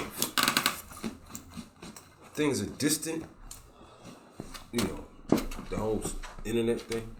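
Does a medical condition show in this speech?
No.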